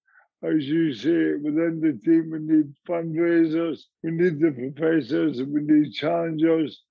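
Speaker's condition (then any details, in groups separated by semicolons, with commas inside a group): Motor neurone disease; recovering from recent fall, large gash on side of head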